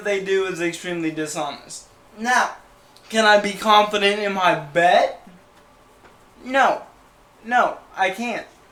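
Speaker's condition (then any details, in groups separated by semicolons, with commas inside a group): Cerebral palsy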